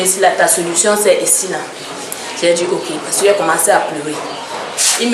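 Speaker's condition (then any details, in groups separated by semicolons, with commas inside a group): No condition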